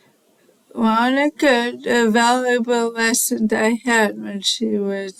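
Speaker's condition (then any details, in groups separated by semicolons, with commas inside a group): Cerebral palsy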